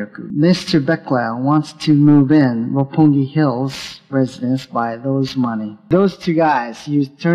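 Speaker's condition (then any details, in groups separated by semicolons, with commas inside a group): No condition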